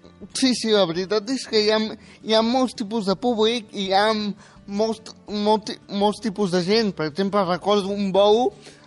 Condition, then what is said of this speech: Cerebral palsy. En canvi, tens el control de la parla, tens una capacitat, això, comunicativa, que et deia el director d'aquella escola